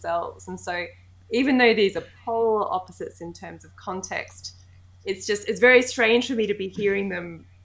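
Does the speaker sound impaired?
No.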